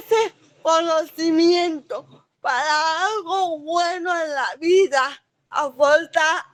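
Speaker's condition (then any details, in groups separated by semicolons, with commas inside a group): Cerebral palsy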